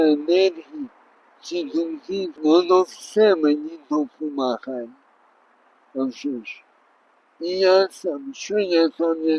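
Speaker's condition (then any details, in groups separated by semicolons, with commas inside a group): Traumatic brain injury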